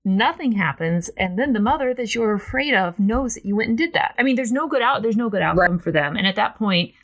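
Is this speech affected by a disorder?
No.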